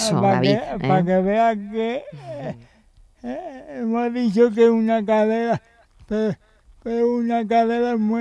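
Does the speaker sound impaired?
Yes: cerebral palsy; extra support for daily living since birth, Aspace Sevilla day centre for stimulation; needs ongoing support, helped daily by sister and Aspace Sevilla association.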